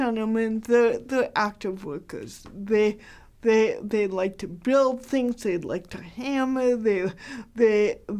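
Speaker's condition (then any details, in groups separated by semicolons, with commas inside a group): Cerebral palsy, mild; hard to understand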